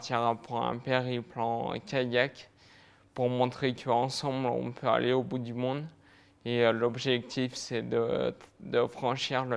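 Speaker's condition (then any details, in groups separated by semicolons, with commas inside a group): Multiple sclerosis; fatigue, lower limbs affected; onset about six years ago, lower limbs improved, walking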